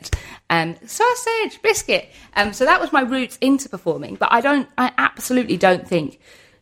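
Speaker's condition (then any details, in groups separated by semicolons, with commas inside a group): Tourette's syndrome; noticeable multiple motor and vocal tics, intensified early 20s, wheelchair user, strapped in during stage performances; hedgehog, sausage, cats interrupting speech, worse with heightened emotion, fluctuates unpredictably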